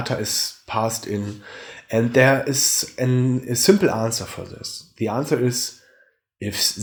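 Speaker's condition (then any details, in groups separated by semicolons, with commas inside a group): No condition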